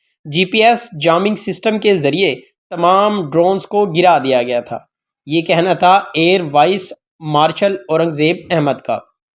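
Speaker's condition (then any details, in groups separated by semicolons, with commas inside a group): No condition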